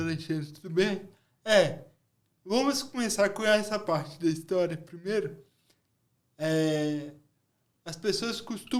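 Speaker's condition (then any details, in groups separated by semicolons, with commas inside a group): Cerebral palsy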